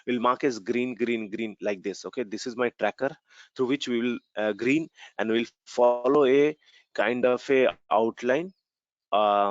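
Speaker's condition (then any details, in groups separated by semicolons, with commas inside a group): No condition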